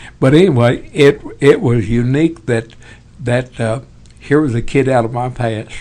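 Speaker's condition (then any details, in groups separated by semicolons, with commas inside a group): Parkinson's; tremors as early symptom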